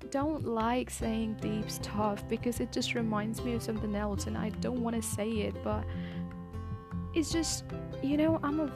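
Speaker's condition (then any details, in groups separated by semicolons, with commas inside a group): No condition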